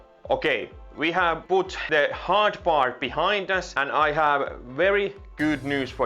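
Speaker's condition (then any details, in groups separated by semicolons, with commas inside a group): No condition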